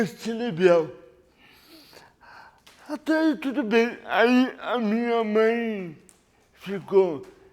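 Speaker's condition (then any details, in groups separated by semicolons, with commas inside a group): Cerebral palsy; lack of oxygen at birth, premature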